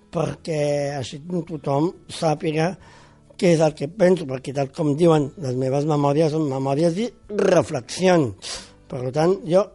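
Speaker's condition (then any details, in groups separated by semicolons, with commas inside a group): Down syndrome; congenital, born with it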